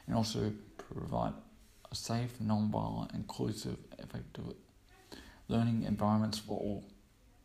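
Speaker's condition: Cerebral palsy; dyspraxia

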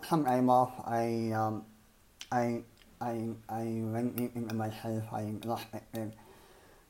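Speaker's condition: Cleft palate and lip; congenital cleft lip and palate, hole in upper jaw, misaligned jaws, malformed nose, repeated speech-improving surgeries; developed a very different way of speaking, ongoing speech impediment

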